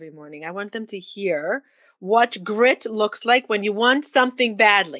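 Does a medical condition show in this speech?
No.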